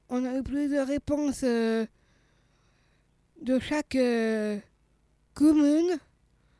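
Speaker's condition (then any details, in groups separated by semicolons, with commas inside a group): Down syndrome (trisomy 21); congenital heart malformation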